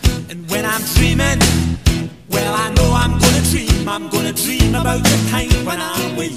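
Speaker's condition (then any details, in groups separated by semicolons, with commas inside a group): No condition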